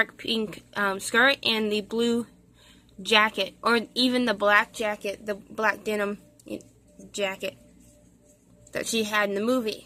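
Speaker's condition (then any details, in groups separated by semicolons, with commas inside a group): No condition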